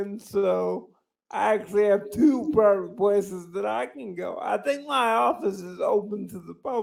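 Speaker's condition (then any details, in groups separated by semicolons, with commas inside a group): Cerebral palsy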